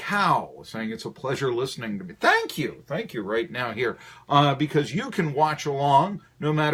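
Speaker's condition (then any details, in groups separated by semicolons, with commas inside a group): No condition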